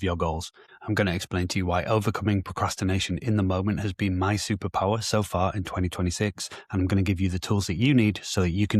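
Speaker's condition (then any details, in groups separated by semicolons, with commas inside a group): No condition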